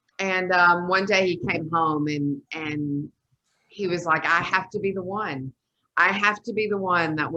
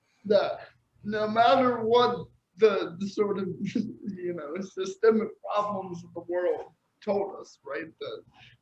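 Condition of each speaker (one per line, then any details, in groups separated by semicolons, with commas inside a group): No condition
Cerebral palsy; caused by hemorrhages at birth, walks with forearm crutches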